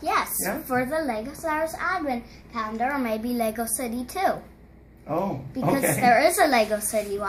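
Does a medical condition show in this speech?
No.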